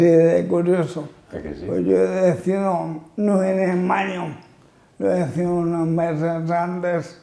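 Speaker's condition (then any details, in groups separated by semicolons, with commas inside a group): Amyotrophic lateral sclerosis (ela); slow-progressing form; diagnosed eight and a half years ago, at 38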